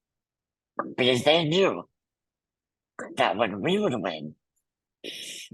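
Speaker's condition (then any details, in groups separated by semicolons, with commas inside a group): Muscular dystrophy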